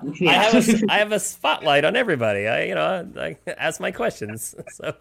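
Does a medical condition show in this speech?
No.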